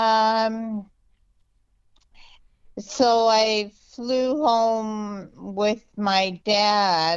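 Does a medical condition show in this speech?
Yes: multiple sclerosis; diagnosed at age 17.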